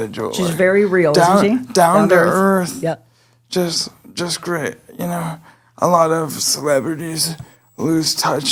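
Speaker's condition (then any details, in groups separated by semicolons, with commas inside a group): Cerebral palsy; able to speak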